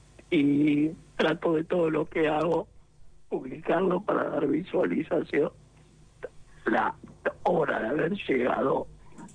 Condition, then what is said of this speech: Laryngectomy. Ahí empecé, yo hablo con voz esofágica, es muy difícil de poder volver